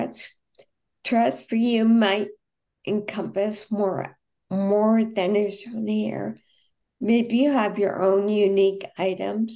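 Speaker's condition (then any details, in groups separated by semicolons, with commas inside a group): Friedreich's ataxia; onset age 19; about 40 years since diagnosis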